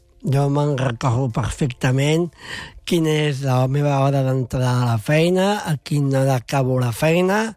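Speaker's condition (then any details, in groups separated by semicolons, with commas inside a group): Down syndrome; congenital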